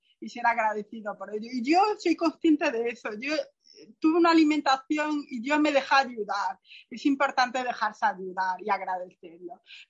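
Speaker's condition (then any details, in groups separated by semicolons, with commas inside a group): Profound bilateral hearing loss, post-meningitis profound bilateral sensorineural hearing loss; flat audiogram, hears nothing without implant, other ear unusable, second implant planned at Sierga, masks hinder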